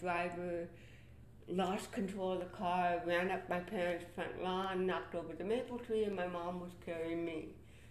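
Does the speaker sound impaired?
Yes: cerebral palsy; athetoid type, born 3 months premature after mother's fall, diagnosed at 18 months at UCLA; visible involuntary athetoid movement.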